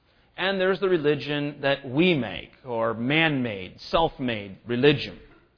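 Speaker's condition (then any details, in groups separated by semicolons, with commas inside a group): No condition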